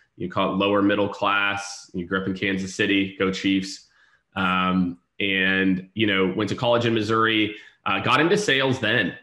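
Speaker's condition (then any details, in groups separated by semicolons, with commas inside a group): No condition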